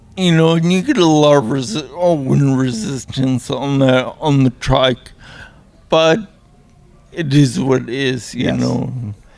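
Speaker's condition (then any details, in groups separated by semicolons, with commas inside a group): Traumatic brain injury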